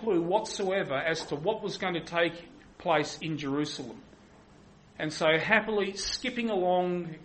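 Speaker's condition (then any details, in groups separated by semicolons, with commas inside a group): No condition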